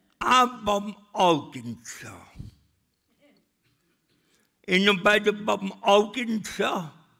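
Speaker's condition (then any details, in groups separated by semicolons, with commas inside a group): Cerebral palsy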